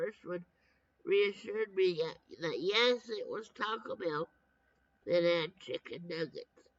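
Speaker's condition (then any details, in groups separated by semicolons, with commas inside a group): Brain injury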